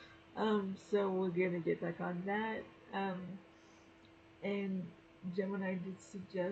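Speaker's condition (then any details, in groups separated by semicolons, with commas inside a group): Cerebral palsy; Girdlestone resection surgery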